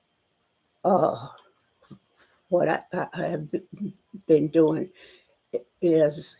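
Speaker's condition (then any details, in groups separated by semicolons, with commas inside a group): Spinal neurosarcoidosis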